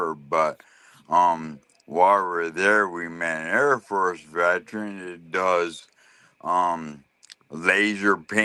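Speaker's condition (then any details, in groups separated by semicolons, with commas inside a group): Lou Gehrig's disease (ALS)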